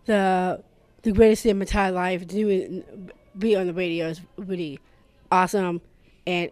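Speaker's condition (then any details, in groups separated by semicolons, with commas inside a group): Down syndrome; present since birth, heart defect called mr, heart issues, visual impairment, legally blind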